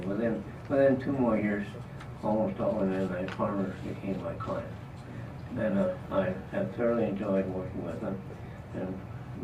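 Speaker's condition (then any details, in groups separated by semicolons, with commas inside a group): Parkinson's disease; affects both legs; trouble talking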